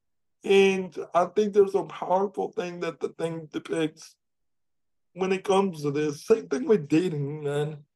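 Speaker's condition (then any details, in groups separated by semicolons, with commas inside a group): Cerebral palsy; able to speak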